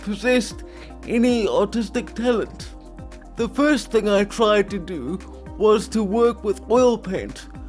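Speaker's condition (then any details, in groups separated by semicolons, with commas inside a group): Cerebral palsy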